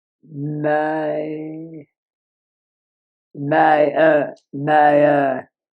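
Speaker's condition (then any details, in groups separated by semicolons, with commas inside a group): Moebius syndrome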